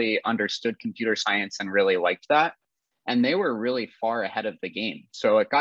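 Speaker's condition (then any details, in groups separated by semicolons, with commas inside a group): No condition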